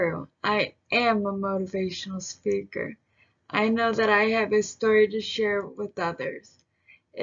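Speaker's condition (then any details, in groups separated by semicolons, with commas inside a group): Traumatic brain injury; leg spasticity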